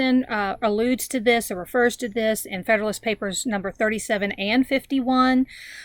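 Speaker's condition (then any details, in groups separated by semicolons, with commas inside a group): No condition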